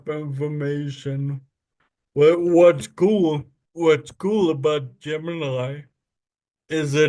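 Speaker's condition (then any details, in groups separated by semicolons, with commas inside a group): Friedreich's ataxia; spasticity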